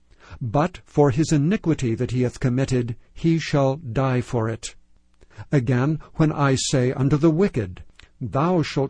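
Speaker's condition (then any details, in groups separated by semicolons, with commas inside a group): No condition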